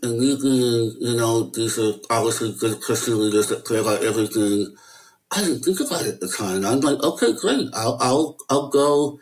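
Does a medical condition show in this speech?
Yes: Möbius syndrome; no facial expressions.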